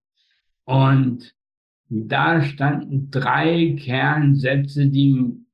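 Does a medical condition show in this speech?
Yes: spastic tetraparesis; birth accident, umbilical cord strangulation, brain oxygen lack up to 15 minutes, all four limbs; slightly hoarse from many speeches, runs half marathons, head twisting only in past; facial paralysis, speech control difficulties.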